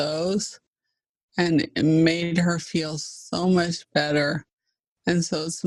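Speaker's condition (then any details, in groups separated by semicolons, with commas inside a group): ALS (Lou Gehrig's disease)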